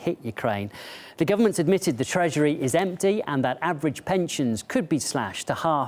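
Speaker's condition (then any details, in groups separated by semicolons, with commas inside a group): No condition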